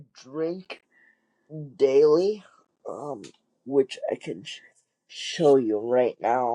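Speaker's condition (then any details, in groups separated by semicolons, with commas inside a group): Cerebral palsy; wheelchair user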